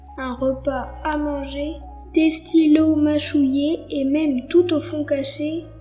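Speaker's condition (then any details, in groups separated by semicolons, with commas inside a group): No condition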